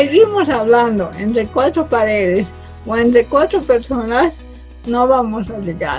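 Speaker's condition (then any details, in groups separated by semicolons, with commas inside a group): Cerebral palsy from birth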